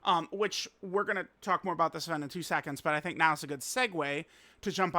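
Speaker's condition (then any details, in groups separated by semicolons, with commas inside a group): No condition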